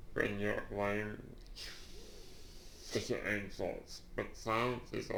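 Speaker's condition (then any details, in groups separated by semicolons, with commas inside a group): Duchenne muscular dystrophy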